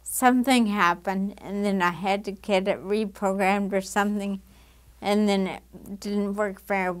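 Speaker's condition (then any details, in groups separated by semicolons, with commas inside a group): Damaged diaphragm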